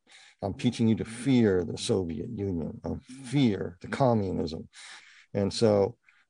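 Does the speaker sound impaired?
Yes: partial cleft palate; congenital.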